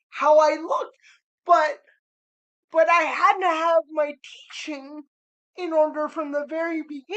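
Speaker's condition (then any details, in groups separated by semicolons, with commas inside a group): Cerebral palsy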